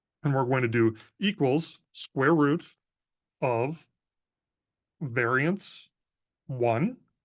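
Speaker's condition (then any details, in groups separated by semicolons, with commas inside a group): No condition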